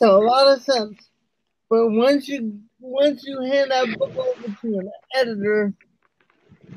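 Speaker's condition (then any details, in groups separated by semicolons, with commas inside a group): Cerebral palsy; uses wheelchair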